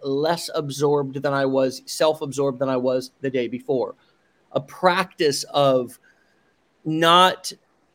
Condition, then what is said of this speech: None; typical speech.